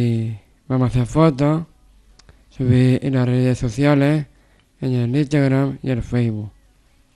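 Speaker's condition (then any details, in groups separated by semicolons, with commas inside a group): Down syndrome; member of Down Elegido Association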